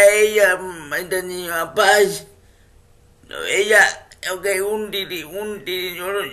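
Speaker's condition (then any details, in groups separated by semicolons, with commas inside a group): Cerebral palsy; speech affected by cerebral palsy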